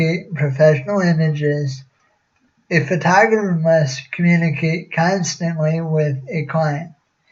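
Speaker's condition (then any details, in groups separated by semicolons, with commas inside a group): Cerebral palsy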